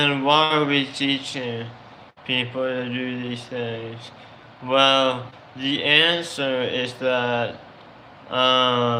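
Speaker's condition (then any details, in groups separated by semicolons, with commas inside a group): Tongue cancer surgery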